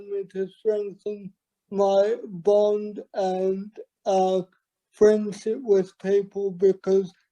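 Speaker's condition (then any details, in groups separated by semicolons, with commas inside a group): Cerebral palsy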